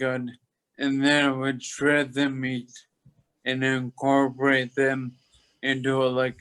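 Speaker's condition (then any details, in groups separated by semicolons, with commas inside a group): Toxic leukoencephalopathy, locked-in syndrome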